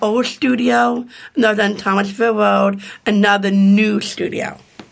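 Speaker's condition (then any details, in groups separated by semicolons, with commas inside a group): Down syndrome; from birth, born in Rochester, raised in Palmyra, New York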